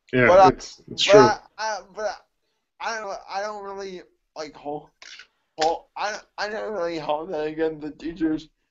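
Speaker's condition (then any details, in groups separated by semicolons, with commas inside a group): Cerebral palsy; mixed quadriplegia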